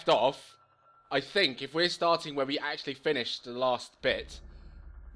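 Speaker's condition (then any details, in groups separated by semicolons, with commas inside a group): No condition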